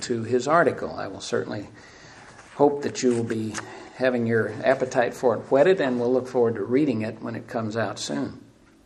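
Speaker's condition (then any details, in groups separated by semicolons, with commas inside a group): No condition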